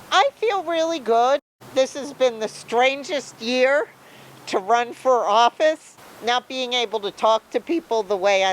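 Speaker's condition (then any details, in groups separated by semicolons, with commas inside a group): No condition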